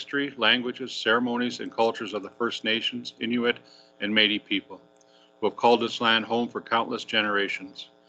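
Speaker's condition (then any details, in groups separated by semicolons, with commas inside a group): No condition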